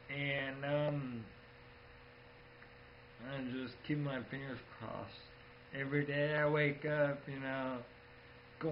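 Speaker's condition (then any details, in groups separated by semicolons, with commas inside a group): Friedreich's ataxia; genetic, progressive, nervous system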